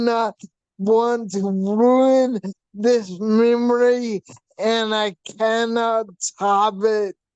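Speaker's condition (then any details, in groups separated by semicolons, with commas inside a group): Hydrocephalus with shunt failure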